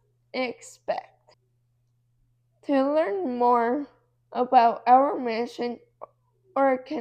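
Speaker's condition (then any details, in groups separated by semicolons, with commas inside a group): Cerebral palsy; affects muscles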